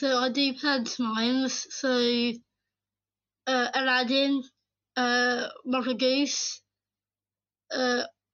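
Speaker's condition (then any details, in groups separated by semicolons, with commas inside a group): Down syndrome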